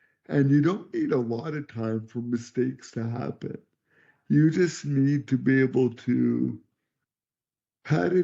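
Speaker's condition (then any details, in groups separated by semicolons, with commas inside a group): Cerebral palsy; could not talk until age 12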